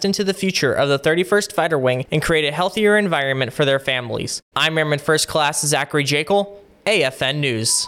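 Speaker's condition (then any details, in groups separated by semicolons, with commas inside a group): No condition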